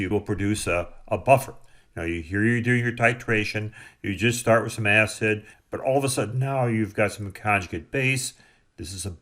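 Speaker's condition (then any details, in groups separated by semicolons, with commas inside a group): No condition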